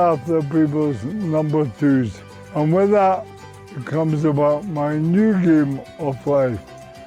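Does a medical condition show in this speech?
Yes: motor neuron disease; terminal, muscle wasting throughout whole body.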